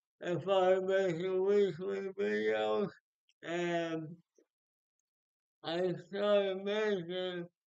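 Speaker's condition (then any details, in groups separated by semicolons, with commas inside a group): Speech impairment after birth surgery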